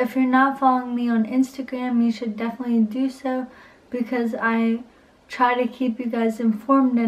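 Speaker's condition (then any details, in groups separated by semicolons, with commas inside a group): Cerebral palsy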